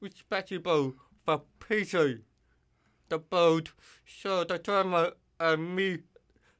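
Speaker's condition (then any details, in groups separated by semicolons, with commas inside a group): Deafness; voice distorted when screaming at full volume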